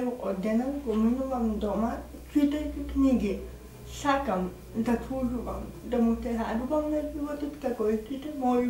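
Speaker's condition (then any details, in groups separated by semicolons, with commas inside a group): Cerebral palsy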